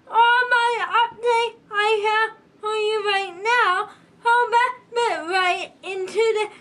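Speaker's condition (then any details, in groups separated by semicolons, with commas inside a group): Cerebral palsy, spastic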